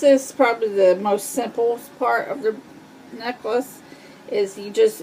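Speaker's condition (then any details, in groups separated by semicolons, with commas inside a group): Cerebral palsy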